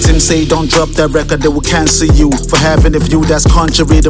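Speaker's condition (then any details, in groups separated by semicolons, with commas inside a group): No condition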